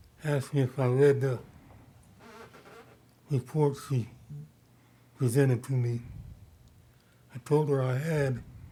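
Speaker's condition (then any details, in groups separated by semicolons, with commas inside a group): Parkinson's disease; new medication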